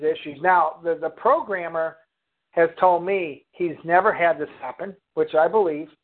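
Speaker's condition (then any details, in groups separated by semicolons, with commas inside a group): No condition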